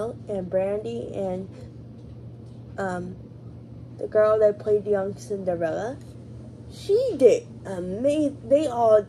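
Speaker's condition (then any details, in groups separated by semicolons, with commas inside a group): Cerebral palsy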